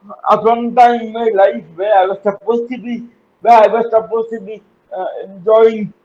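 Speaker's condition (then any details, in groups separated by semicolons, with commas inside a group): Cerebral palsy; no daily physiotherapy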